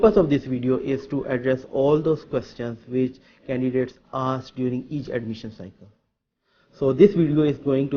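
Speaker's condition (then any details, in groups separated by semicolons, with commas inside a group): No condition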